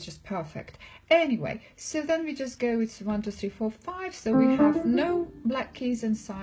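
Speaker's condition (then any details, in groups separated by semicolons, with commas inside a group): No condition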